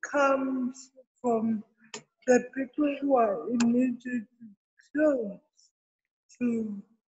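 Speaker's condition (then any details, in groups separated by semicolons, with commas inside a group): Cerebral palsy; medical negligence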